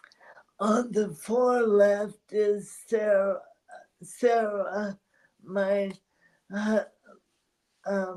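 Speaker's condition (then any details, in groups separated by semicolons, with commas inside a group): ALS; voice strains with talking, needs voice rest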